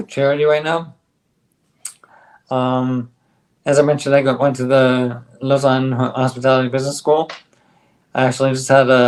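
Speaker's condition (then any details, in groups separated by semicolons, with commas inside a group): ALS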